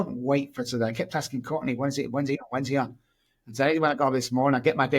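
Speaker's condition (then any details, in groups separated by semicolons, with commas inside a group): No condition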